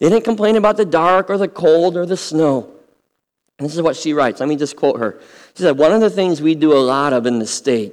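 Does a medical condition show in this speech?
Yes: cleft lip and palate; congenital.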